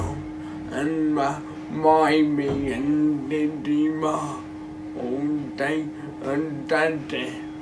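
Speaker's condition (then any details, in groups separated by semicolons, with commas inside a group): Cerebral palsy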